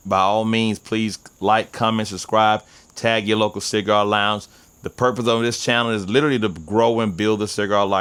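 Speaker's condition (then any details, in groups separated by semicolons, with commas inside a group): No condition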